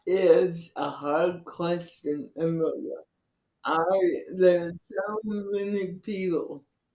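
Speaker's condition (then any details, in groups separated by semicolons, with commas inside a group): Cerebral palsy; from birth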